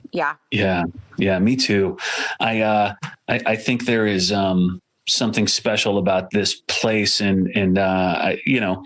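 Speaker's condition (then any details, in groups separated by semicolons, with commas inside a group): No condition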